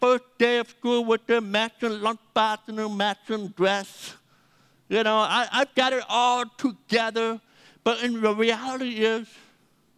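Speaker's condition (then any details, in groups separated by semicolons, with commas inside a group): Deafness; needs names repeated several times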